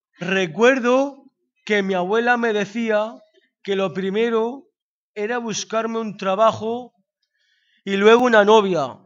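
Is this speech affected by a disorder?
Yes: Down syndrome.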